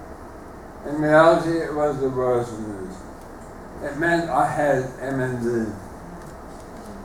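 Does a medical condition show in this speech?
Yes: motor neuron disease; terminal.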